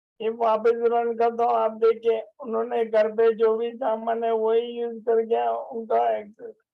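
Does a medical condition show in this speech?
Yes: motor neurone disease; voice strong and loud.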